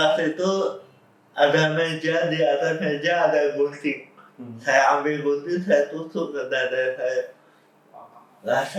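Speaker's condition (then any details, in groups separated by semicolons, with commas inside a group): Cerebral palsy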